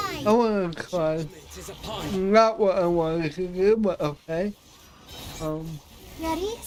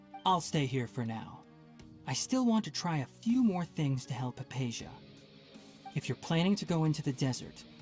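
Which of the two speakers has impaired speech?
The first: cerebral palsy; affects voice.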